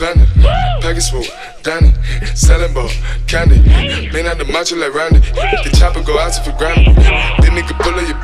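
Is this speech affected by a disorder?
No.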